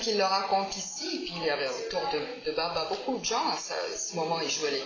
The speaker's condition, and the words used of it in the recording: No condition.